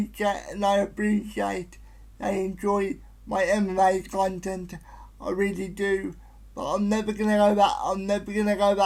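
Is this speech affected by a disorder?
Yes: cerebral palsy.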